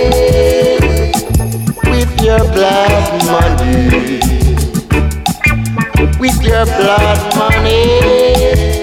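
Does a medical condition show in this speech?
No.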